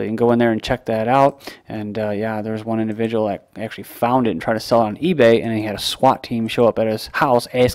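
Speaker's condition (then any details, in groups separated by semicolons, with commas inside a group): No condition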